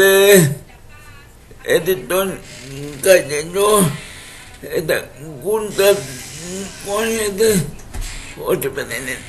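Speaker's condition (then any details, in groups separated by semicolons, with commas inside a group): Cerebral palsy; speech affected by condition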